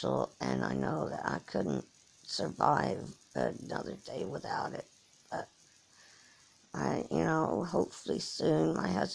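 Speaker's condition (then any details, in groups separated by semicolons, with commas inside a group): Cerebral palsy; from birth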